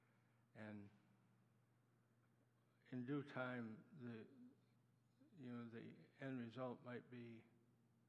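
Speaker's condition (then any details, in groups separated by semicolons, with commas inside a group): Parkinson's disease; Parkinson's attacks muscles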